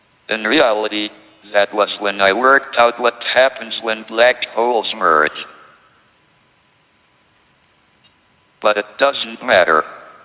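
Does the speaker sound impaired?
Yes: ALS, tracheotomy, through a speech-generating device; tracheotomy after critical pneumonia during CERN visit, computerized speech synthesizer; lost voice due to tracheotomy, robotic American-accented synthesized voice, earlier natural speech deteriorated.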